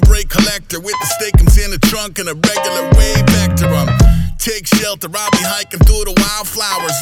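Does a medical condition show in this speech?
No.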